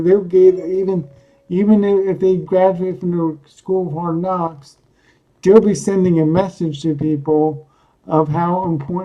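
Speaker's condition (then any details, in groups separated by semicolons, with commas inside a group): Cerebral palsy; speaks coherently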